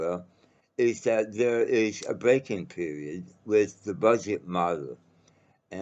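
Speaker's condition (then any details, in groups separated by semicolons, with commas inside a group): Mouth cancer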